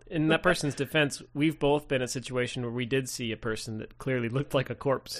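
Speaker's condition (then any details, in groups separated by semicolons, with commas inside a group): No condition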